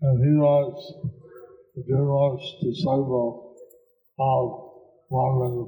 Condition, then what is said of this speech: Stroke. So I had Deva Madhava repeat what I say.